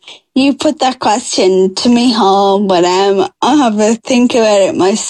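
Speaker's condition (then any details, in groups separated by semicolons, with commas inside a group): Friedreich's ataxia; rare genetic progressive ataxia, diagnosed at age 13; less progressed than some others with condition, seeking access to slowing drug Skyclarys by Biogen; speech getting slower and more slurred over time, speaking a major struggle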